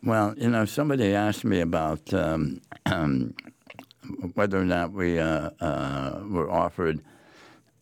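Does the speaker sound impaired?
Yes: head and neck cancer; large inoperable base-of-tongue tumor in 80s, biopsy by dr. Yarbrough at Yale, clinical trial chemoradiation; after 8 weeks weekly chemo and weekday radiation, fatigue, wheelchair near end of treatment; before diagnosis, tongue moved awkwardly, swallowing problems and coughing, barium swallow at Norwalk Hospital.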